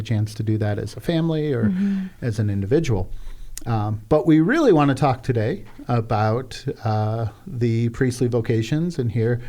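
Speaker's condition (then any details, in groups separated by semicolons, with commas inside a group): No condition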